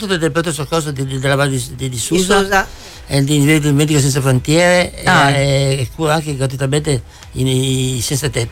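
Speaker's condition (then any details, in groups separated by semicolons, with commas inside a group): Parkinson's disease; degenerative, at times barely able to walk in city, still climbs and skis in mountains; dopamine pills, mountain sport as therapy, followed by doctor Paolo Leoncini; speaks poorly at times, in city during book presentations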